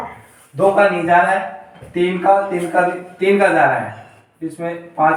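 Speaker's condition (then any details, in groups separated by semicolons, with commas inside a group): No condition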